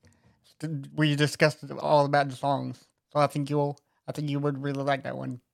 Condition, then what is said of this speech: Cerebral palsy. I guess it's my voice is like yours, you know, like very low registered, you know.